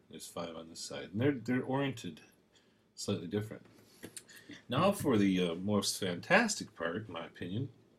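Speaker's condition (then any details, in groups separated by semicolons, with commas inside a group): No condition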